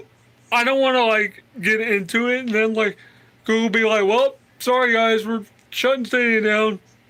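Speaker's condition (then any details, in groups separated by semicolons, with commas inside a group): Cerebral palsy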